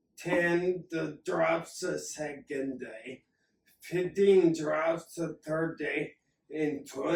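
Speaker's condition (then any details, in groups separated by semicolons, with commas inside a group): Acquired ataxia; one treatment made voice much worse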